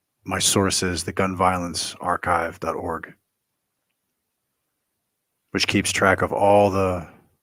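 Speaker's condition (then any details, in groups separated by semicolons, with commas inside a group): No condition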